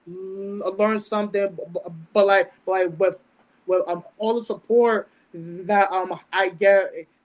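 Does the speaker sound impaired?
Yes: stuttering; mild speech impediment with stutter since about age ten; certain words don't come out; here repeated sounds, repeated words.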